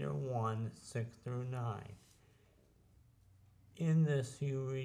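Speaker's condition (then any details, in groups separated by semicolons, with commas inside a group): ALS; some speaking ability already lost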